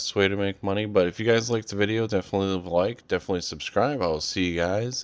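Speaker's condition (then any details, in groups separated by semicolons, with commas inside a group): No condition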